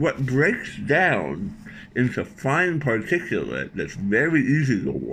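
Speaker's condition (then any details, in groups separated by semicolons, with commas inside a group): Tongue cancer surgery, tongue graft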